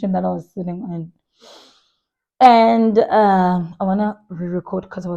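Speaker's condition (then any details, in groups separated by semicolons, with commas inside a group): No condition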